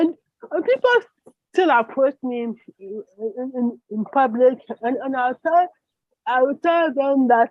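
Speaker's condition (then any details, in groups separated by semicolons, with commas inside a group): Cerebral palsy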